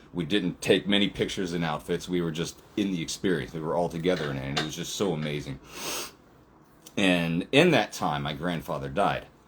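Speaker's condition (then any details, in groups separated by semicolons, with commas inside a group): No condition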